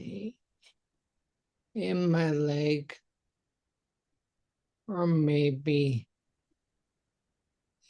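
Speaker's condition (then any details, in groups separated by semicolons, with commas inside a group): Multiple sclerosis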